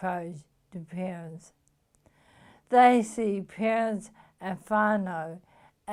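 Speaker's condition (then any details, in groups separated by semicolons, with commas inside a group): Motor neuron disease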